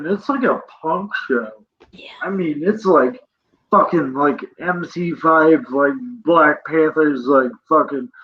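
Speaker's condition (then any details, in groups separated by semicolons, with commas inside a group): Cerebral palsy; present from birth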